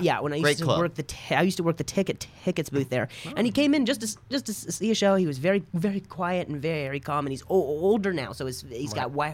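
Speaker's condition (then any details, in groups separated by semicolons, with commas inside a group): Stutter; acquired after softball injury playing shortstop about four years ago, told it was vocal contusion, mostly neurological; worse on stage when rushing and trying harder, occurs over phone, different cadence, throat shake; repeated sounds, repeated words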